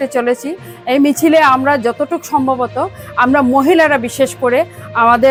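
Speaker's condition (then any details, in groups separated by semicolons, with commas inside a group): No condition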